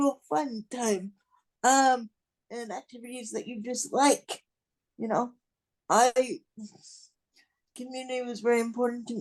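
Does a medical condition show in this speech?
Yes: cerebral palsy.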